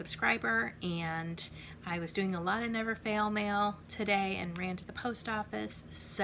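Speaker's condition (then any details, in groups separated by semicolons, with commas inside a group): No condition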